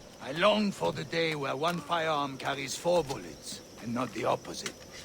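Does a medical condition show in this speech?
No.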